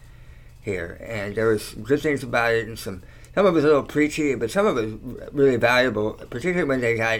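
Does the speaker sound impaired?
Yes: tongue cancer surgery; three or four tongue surgeries, chemotherapy, radiation, long convalescence; many years after treatment; slight slur, talks okay.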